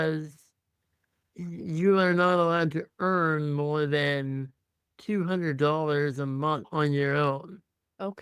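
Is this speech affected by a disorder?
Yes: muscular dystrophy; tracheostomy for breathing.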